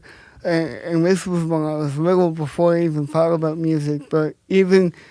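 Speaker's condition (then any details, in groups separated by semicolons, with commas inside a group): Cerebral palsy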